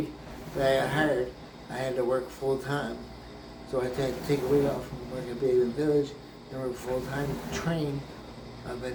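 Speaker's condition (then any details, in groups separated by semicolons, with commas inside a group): Brain injury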